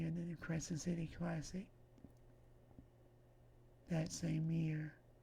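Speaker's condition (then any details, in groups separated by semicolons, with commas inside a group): Myasthenia gravis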